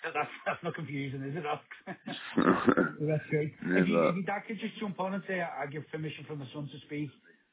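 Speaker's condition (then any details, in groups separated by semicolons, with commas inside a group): No condition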